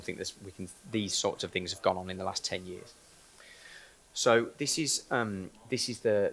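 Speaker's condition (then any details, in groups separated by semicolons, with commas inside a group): No condition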